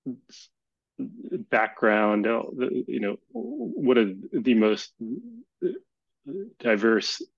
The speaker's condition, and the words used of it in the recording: Stuttering. There's just something about that time pressure that it takes you right back to childhood.